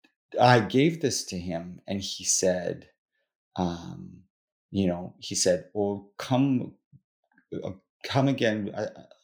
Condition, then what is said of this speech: Stuttering. It became something that I was adding to the conversation just by allowing myself to stutter and not trying to be fluent.